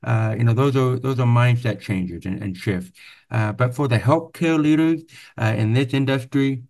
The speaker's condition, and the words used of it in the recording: Deafness. At that moment, I realized that my deaf accent isn't a flaw, it's a feature, right?